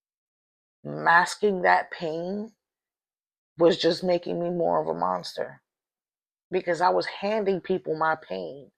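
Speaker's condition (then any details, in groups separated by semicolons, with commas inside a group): No condition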